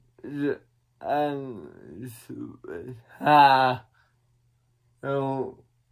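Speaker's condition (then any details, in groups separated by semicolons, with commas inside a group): Cerebral palsy; atypical speech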